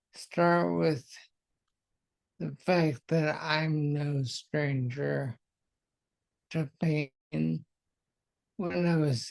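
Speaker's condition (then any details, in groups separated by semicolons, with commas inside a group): Multiple sclerosis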